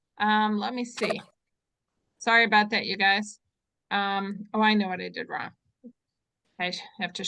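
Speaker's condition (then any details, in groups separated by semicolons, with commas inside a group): No condition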